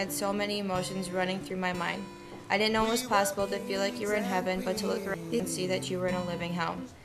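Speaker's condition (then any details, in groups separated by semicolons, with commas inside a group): No condition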